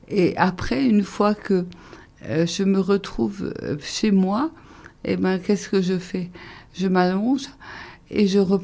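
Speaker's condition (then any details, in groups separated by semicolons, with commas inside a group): ALS (Charcot's disease); advanced, increasing oxygen use, lies down a lot, muscle pain, constant contractures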